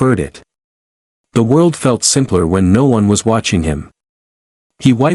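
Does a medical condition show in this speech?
No.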